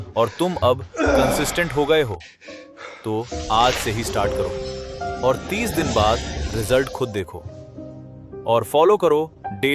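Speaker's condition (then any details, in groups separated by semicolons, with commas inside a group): No condition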